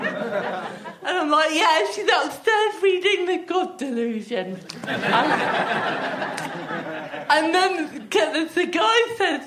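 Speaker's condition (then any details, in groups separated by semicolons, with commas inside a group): Athetoid cerebral palsy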